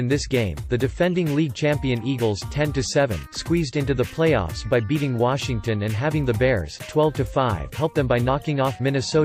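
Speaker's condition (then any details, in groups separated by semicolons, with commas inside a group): No condition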